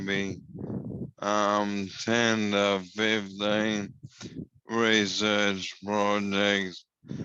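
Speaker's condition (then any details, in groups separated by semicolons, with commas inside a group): Motor neurone disease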